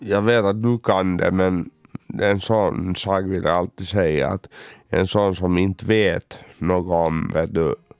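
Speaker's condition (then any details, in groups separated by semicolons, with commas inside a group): Cerebral palsy; uses wheelchair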